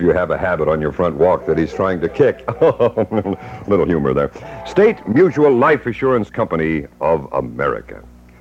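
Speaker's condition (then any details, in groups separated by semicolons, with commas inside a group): No condition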